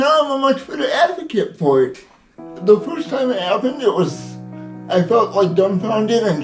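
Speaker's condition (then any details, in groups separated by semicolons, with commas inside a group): Cerebral palsy; uses wheelchair, assistive technology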